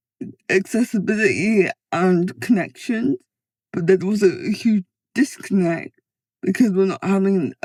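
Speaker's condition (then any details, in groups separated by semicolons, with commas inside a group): Cerebral palsy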